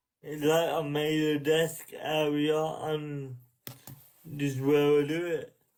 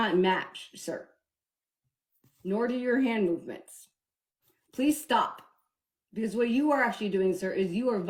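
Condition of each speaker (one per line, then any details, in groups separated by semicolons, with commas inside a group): Cerebral palsy; from birth, uses wheelchair
No condition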